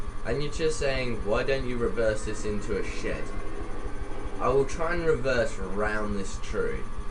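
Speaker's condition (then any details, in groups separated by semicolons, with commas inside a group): No condition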